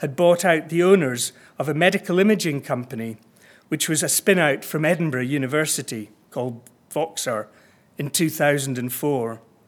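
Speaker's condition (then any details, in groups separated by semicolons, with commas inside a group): No condition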